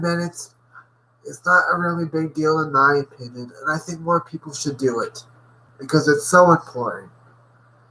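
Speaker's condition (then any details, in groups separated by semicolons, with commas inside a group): Cerebral palsy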